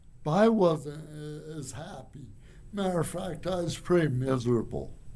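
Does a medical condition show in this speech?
Yes: cerebral palsy; from birth.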